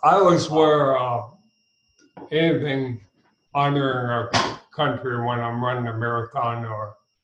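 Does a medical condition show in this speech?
Yes: ALS; throat not responding when singing, could not reach notes, nephew brain surgeon in Boston heard voice change.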